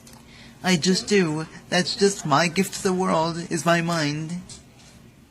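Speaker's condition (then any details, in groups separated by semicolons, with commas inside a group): Cerebral palsy; visibly apparent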